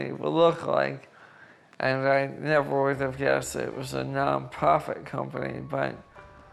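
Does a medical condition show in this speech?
Yes: ALS; onset with upper body muscle spasms.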